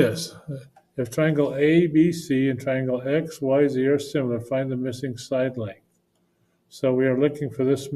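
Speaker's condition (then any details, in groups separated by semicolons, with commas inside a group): No condition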